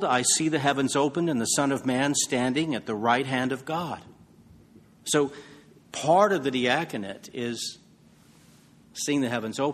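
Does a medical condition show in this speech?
No.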